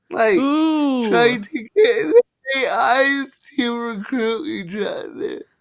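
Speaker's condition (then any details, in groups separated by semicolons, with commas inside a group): Cerebral palsy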